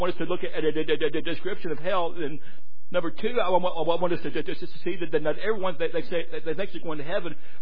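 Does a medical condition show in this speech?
Yes: stuttering; speech worse when really tired; here repeated sounds, prolonged sounds.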